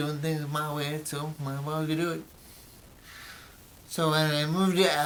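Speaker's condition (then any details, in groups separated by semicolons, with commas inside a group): Brain injury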